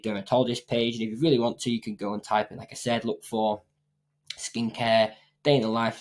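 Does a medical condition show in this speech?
No.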